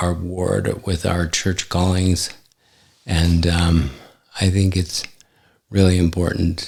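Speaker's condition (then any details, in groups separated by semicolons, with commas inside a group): ALS; affects hand function; recently diagnosed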